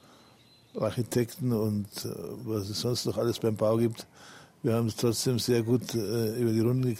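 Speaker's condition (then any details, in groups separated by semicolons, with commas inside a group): Parkinson's disease; public for about 11 years, almost no tremor, feels symptom-free when well adjusted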